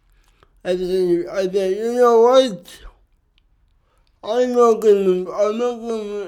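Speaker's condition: Cerebral palsy; wheelchair user after leg broke

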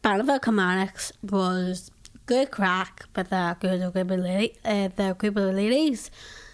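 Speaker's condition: Down syndrome; age 21

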